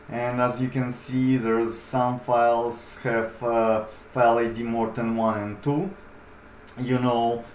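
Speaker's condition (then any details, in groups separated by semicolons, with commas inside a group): No condition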